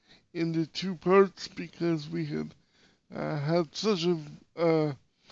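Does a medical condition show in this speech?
Yes: cerebral palsy.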